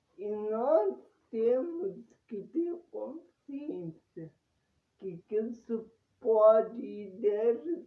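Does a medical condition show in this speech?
Yes: paralysis.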